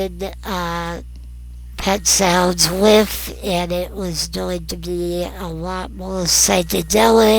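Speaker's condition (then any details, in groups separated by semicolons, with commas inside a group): Non-progressive muscular dystrophy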